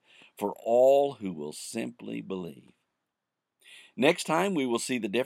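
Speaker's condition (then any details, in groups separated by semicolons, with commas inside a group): No condition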